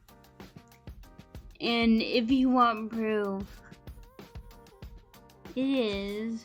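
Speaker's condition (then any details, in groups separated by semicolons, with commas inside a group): Friedreich's ataxia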